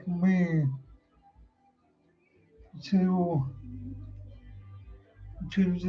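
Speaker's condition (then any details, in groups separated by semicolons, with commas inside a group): Cerebral palsy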